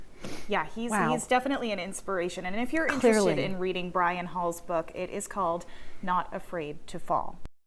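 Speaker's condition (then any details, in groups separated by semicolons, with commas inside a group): No condition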